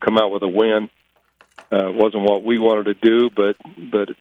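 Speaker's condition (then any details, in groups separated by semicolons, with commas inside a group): No condition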